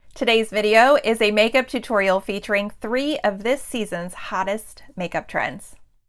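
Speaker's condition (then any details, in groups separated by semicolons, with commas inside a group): No condition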